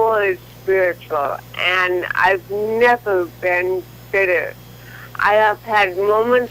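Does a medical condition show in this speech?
Yes: cerebral palsy; from birth, leg spasticity.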